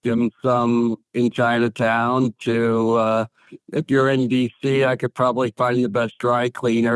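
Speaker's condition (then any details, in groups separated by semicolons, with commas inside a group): ALS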